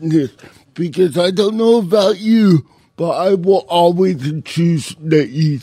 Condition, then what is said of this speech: Cerebral palsy. And I know I don't have a radio voice, but I have a face for radio.